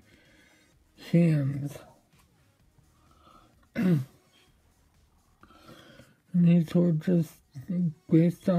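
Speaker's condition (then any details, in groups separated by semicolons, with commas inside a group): Mobius syndrome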